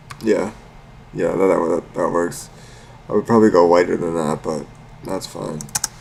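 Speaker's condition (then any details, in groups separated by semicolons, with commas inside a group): Cerebral palsy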